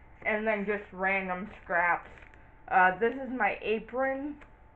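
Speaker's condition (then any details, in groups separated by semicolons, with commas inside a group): Cerebral palsy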